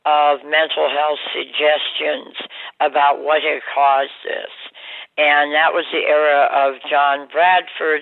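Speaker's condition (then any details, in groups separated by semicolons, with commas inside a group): Oral cancer surgery, jaw removal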